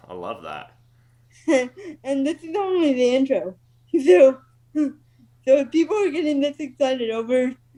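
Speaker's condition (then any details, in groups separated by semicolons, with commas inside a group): Cerebral palsy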